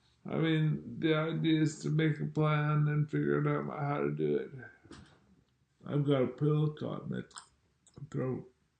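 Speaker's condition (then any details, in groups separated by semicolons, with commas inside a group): Multiple sclerosis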